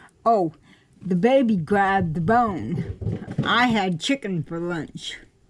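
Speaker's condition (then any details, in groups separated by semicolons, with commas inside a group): Cerebral palsy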